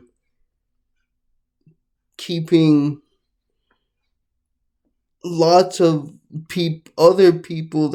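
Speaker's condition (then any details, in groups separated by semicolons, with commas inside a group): Cerebral palsy, mixed, mild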